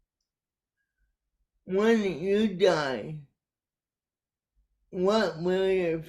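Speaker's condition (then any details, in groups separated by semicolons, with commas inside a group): Cerebral palsy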